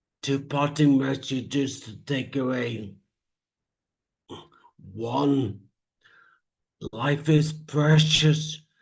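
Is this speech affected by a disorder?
Yes: traumatic brain injury; speech.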